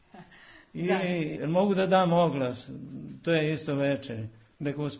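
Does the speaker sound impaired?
Yes: Parkinson's disease; walks about 8 km daily, very active, reports no difficulties from the illness.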